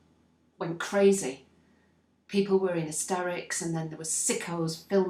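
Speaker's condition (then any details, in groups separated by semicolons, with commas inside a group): No condition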